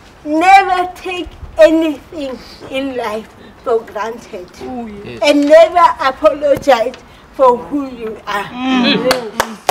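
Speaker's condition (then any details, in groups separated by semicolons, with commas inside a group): Cerebral palsy; speech impediment, understandable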